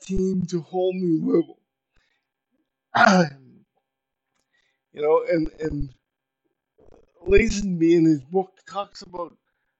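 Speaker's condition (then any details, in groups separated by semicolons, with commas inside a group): Cerebral palsy; uses power wheelchair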